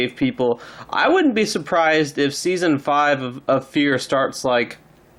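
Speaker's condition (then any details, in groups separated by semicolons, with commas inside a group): No condition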